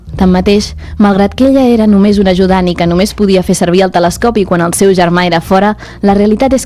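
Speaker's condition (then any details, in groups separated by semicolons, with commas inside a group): No condition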